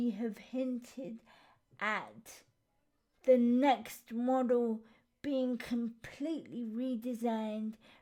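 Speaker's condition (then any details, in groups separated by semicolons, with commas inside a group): Cerebral palsy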